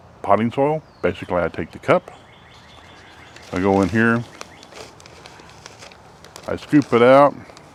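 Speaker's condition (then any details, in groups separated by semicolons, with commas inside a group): No condition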